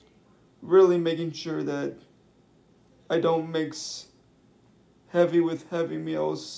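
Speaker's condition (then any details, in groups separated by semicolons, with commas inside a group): Cerebral palsy; wheelchair user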